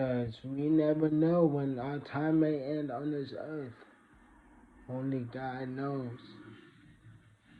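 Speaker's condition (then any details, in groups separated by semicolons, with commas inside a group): Traumatic brain injury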